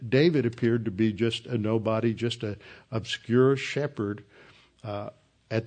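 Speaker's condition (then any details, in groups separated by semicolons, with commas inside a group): No condition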